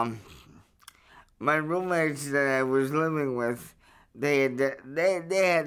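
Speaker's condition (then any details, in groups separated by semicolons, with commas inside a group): Cerebral palsy; verbal, able to speak up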